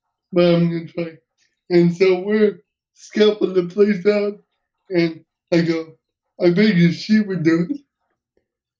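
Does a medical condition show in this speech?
Yes: cerebral palsy; uses wheelchair.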